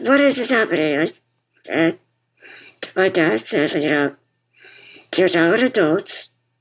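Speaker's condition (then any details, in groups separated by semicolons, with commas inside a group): Muscular dystrophy; form of muscular dystrophy diagnosed as toddler, wheelchair user, relies on others for most daily activities; bipap machine audible throughout conversation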